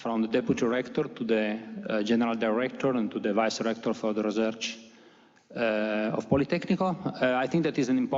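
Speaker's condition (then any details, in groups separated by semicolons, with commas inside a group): No condition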